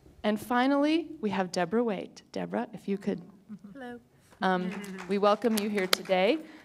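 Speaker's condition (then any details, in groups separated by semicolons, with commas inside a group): No condition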